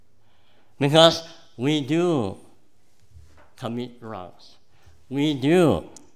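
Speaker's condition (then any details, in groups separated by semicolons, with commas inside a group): Cleft palate; congenital cleft palate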